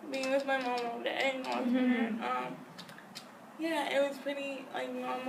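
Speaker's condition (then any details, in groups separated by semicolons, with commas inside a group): Cerebral palsy; spastic quadriplegic, wheelchair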